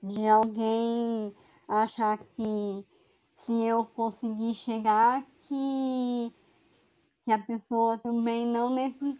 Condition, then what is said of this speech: Cleft palate. E eu sei que isso, bem ou mal, prejudica a minha voz, porque chega no final do dia, eu tô rouca, chega no final do dia, eu estou sem voz